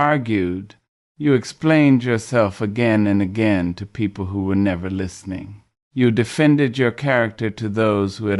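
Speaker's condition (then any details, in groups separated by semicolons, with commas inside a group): No condition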